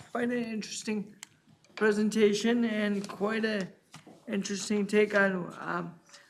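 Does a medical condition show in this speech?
Yes: cerebral palsy.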